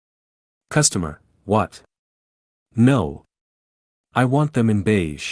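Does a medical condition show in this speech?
No.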